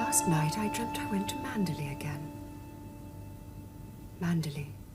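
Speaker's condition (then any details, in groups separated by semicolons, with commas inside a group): No condition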